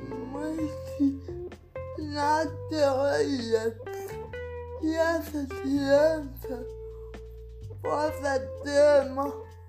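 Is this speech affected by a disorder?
Yes: cerebral palsy; motor cerebral palsy sequelae, cause unclear; speech difficulty due to sequelae, lines also given in written podcast description for listeners.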